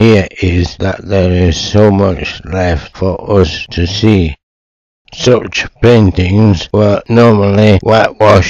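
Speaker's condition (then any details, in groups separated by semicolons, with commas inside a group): Motor neuron disease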